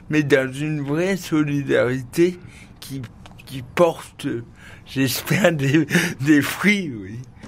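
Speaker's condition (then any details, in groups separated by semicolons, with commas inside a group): Cerebral palsy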